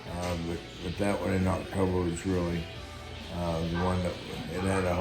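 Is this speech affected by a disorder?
Yes: Guillain-Barré syndrome; phantom sensations in arms and legs; just over a year since diagnosis, improving, weak right grip.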